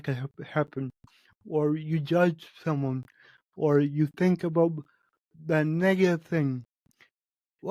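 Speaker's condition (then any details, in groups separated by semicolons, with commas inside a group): Cerebral palsy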